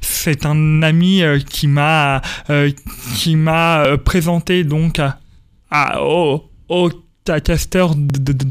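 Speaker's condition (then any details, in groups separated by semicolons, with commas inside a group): Stuttering; stuttering since early childhood at school, speech therapy helped, told elimination almost impossible; age 28, lives with stuttering and accepts it; stuttering persists, described by him as an accent; repeated sounds, repeated words, prolonged sounds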